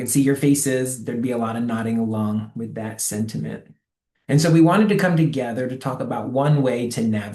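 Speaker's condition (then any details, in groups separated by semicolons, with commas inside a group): No condition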